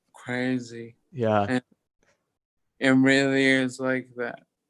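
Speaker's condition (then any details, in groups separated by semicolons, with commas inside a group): Toxic leukoencephalopathy, locked-in syndrome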